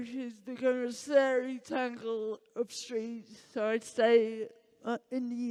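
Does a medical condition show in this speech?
Yes: Huntington's disease; progressing, earlier early manifest, experimental drug stopped.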